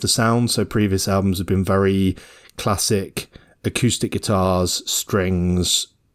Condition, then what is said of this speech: None; typical speech.